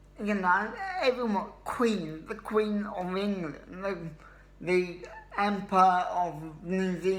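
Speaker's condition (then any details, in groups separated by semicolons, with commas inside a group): Cerebral palsy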